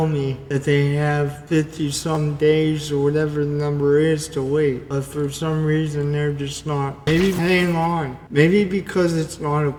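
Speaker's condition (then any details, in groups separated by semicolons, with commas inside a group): Cerebral palsy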